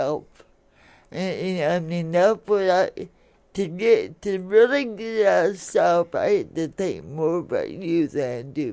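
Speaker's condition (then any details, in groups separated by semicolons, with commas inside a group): Cerebral palsy; affects speech and motor skills including hands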